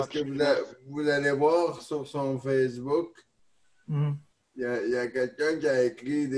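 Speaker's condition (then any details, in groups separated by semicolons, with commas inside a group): Neonatal cerebral palsy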